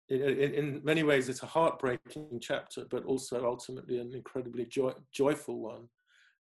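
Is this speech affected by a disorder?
Yes: stammer; stammer since childhood; stammers openly, accepts own stuttering voice, keeps stuttering in edited videos; stammers mainly on hard consonants, worse when tired or nervous, formerly long-winded word substitution, avoidance; here repeated sounds.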